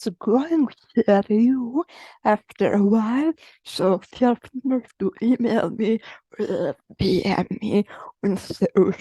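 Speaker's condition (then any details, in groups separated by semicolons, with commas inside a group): Generalized dystonia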